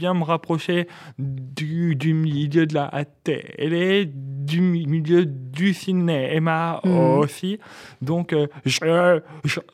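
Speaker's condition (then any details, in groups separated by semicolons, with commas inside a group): Stuttering; stuttering since age 4, first misdiagnosed as Gilles de la Tourette, cause hypothesized as several traumas; repeated words, prolonged sounds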